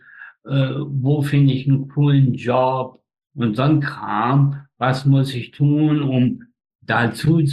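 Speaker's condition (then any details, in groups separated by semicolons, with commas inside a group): Spastic tetraparesis, spastic quadriplegia; birth injury, cord around neck, brain oxygen loss up to 15 minutes, four limbs, facial paralysis; speech control difficulties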